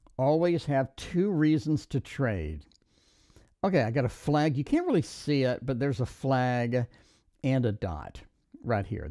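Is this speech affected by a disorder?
No.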